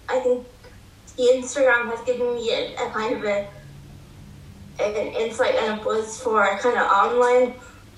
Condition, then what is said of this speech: Cerebral palsy. And you're clear as crystal conversation-wise, but obviously you're difficulty is physical movement, so that's the area of disability for you, is it?